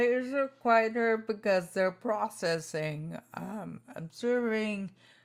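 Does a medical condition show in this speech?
Yes: spinocerebellar ataxia type 2, SCA2; tongue.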